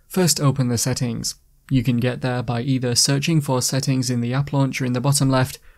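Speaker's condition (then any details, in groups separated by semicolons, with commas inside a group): No condition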